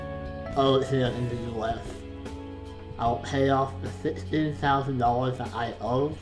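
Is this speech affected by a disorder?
Yes: facial palsy.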